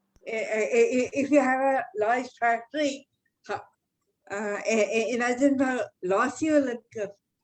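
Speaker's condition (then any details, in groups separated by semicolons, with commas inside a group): Cerebral palsy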